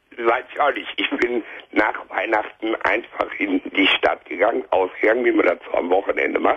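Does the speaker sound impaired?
Yes: laryngeal cancer; five nodules surgically removed from larynx, larynx can be preserved, no metastases found; diagnosed about six weeks ago, severe chemotherapy due to start in four weeks; hoarse voice, sounds somewhat like a cold.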